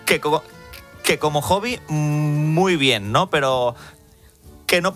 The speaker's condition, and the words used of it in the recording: Stuttering. O sea, que parece que no, que no nos comamos las palabras porque nos cuesta más callarnos que hablar.